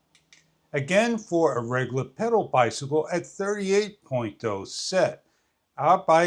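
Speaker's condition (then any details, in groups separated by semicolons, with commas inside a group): No condition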